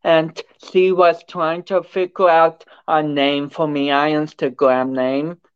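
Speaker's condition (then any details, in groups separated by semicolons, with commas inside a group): Cerebral palsy; affects speech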